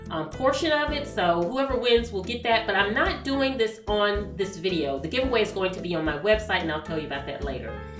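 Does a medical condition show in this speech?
No.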